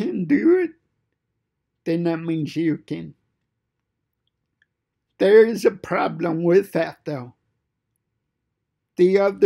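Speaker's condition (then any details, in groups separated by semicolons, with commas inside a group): Cerebral palsy; fine motor impairment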